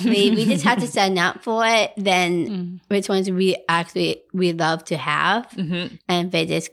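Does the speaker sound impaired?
Yes: Down syndrome; adult woman.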